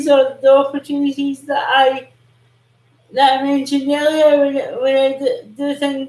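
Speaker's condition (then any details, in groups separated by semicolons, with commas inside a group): Cerebral palsy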